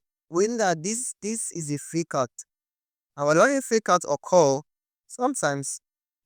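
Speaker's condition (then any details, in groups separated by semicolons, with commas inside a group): No condition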